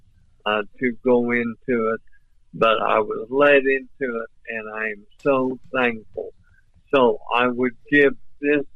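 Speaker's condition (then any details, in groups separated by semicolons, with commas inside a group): ALS; voice off but clear and understandable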